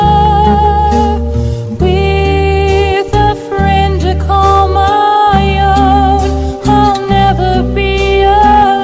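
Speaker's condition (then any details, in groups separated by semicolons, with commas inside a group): No condition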